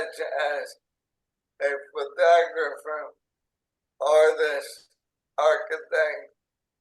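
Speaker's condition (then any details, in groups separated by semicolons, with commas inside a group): ALS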